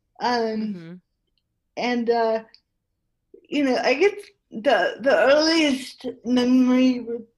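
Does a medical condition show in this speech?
Yes: cerebral palsy; spastic tetraplegia from birth, whole body, involuntary spasms, tightness, declined tendon-lengthening surgery, childhood PT, Feldenkrais; never on CP medication, walks with walker or help, tires quickly, mostly motorized wheelchair, types with nose; impediment from tongue muscle involvement, nose typing easier than voice dictation.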